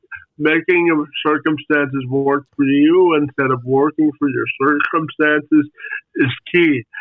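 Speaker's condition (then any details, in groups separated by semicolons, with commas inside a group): Spastic quadriplegic cerebral palsy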